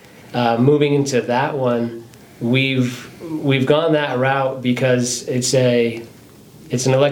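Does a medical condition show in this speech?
No.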